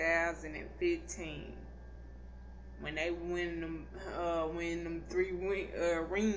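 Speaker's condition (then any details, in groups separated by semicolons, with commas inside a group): Cerebral palsy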